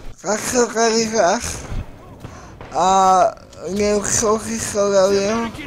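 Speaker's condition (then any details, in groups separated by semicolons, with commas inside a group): Cerebral palsy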